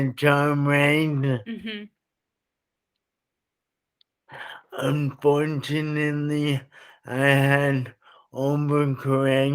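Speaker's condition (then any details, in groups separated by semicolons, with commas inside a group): Traumatic brain injury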